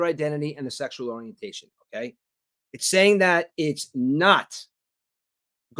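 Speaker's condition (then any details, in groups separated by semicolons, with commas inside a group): No condition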